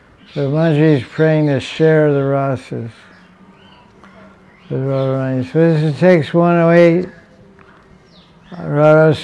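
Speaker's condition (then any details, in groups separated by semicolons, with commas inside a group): Deafness; asks audience whether heard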